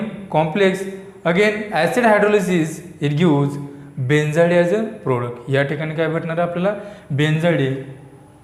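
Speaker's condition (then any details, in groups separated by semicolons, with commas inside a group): No condition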